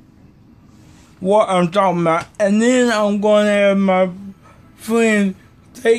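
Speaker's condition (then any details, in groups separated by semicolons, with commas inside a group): Cerebral palsy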